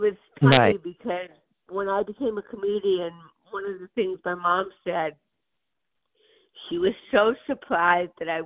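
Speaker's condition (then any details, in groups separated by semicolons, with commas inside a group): Cerebral palsy; birth onset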